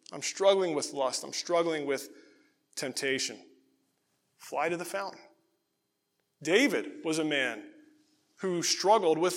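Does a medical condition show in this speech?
No.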